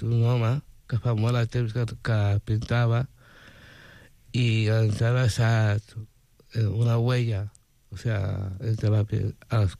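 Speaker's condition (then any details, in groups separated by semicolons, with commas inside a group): Down syndrome; intellectual disability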